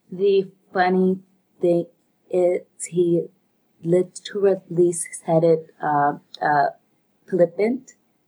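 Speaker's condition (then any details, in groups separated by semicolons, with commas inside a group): Stuttering; blocks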